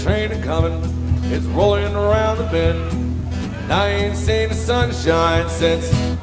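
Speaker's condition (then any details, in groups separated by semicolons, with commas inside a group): No condition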